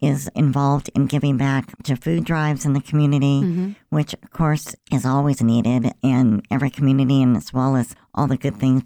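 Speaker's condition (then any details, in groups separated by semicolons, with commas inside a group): Cleft lip and palate; about 50-some years ago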